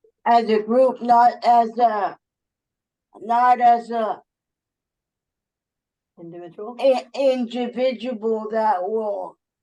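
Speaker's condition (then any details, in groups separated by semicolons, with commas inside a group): Cerebral palsy; uses wheelchair; regular medication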